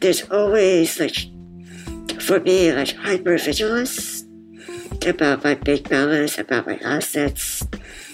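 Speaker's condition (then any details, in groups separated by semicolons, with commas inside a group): Muscular dystrophy; congenital, diagnosed as toddler, relies on others for daily living, later tracheostomy, 24-hour ventilator, speech lost; wears bipap machine to help breathing; bipap machine audible while speaking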